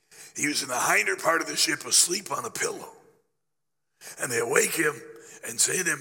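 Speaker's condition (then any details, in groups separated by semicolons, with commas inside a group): Laryngeal cancer after radiation; still affected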